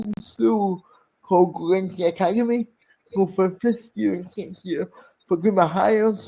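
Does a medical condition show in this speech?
Yes: cerebral palsy; speech impairment.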